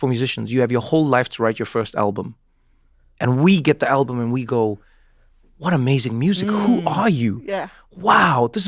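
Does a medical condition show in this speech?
No.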